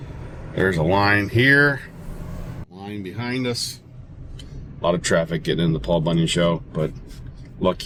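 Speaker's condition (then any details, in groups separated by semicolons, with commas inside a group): No condition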